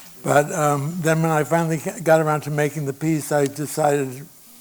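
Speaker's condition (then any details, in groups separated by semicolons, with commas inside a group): Parkinson's disease; reduced nimbleness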